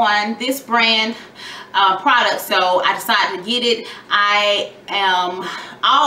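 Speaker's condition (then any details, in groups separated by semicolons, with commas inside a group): No condition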